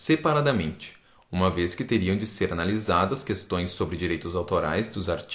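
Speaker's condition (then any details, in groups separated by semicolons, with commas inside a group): No condition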